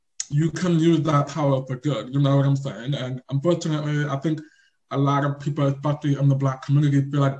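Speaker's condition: Deaf or hard of hearing; invisible deafness

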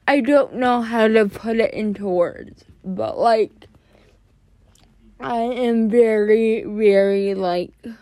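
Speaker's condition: Cerebral palsy; more jerking in class

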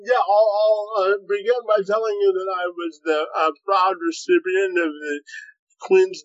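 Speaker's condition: Cerebral palsy, spastic quadriplegia

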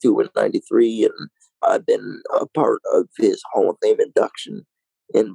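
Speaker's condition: Cerebral palsy, mild

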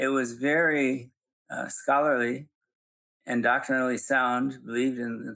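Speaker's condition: Parkinson's; still teaching and speaking publicly

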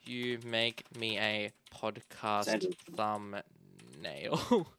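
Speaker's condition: No condition

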